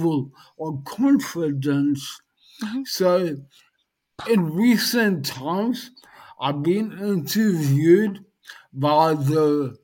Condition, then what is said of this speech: Dysarthria. And in saying that, a lot of people have over the years not understood me.